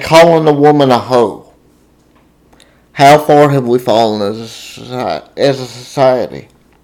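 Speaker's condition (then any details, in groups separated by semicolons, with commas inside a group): Cerebral palsy, spastic diplegia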